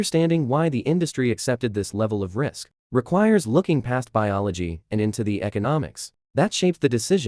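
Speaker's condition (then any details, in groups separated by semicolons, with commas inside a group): No condition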